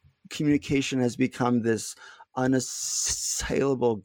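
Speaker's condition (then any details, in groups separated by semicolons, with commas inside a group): Stuttering; not stuttering much during this interview; prolonged sounds, blocks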